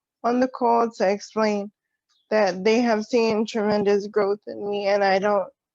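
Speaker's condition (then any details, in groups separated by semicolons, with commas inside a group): Cerebral palsy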